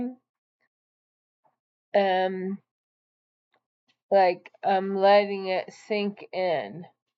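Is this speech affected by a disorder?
Yes: ALS; PEG feeding tube; expects losing speech, considering eye-gaze device.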